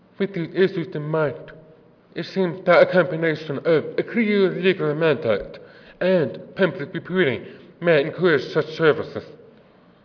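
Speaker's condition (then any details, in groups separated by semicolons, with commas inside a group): Deafness; works with interpreters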